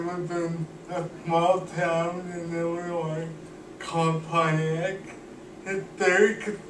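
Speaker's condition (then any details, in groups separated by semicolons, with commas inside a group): Cerebral palsy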